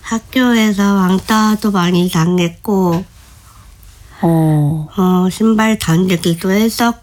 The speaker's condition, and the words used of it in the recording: Down syndrome. 아니 근데 너무 말을 잘하고 너무 의사소통이 원활해서 네.